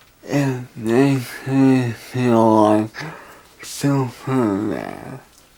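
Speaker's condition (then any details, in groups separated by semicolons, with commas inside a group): Traumatic brain injury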